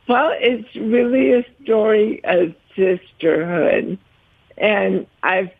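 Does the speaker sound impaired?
Yes: ALS; ALS diagnosed at 47, early sign running into walls, no use of hands, arms, legs; about 7 years since diagnosis, slow progressor, cannot move, types with eyes on computer; tongue affected, speaks more slowly than before, worried about voice, held up over 15 minutes.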